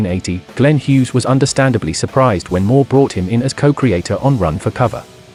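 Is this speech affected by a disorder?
No.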